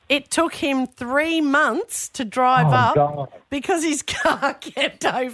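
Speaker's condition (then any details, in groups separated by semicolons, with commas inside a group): No condition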